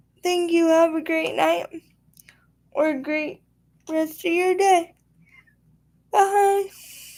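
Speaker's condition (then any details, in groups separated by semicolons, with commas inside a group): Quadriplegic spastic cerebral palsy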